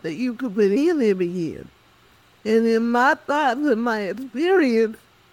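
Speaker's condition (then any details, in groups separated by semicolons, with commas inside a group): Cerebral palsy; speech affected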